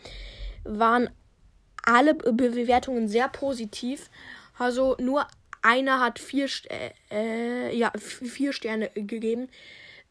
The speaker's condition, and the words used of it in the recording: Stuttering. Nee, ich stottere nicht extra, weil, ja, Stottern ist, ist halt bei mir so, seit ich vier Jahre alt, vier Jahre, ja, seit ich